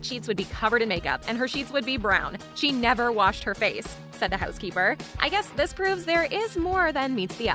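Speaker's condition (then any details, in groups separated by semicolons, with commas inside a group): No condition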